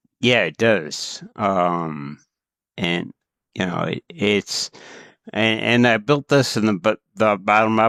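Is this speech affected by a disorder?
Yes: cerebral palsy.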